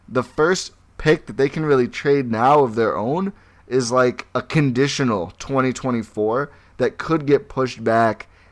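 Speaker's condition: No condition

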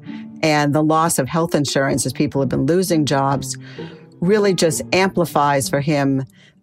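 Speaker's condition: No condition

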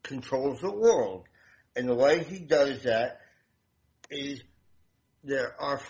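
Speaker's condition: Damaged voice box; voice sounds noticeably different

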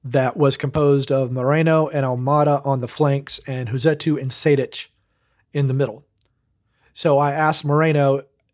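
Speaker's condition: No condition

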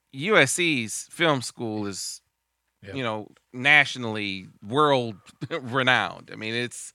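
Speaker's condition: No condition

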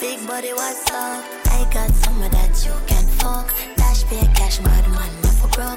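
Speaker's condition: No condition

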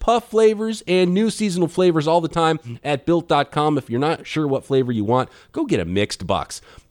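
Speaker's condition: No condition

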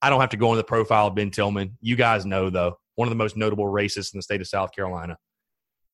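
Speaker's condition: No condition

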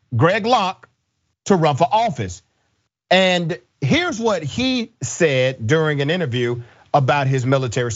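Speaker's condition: No condition

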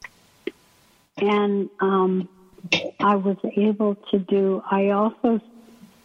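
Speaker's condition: ALS; first symptoms subtle in right foot, onset during pre-doctoral internship at VA, wheelchair user, transfer board; weak breathing muscles, hard to speak, may sound weak or unclear, paces speech with breathing, slowing, pausing

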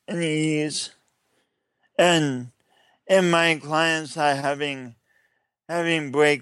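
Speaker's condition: Cerebral palsy; distinctive one-of-a-kind accent-like speech

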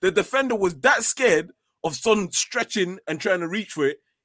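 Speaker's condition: No condition

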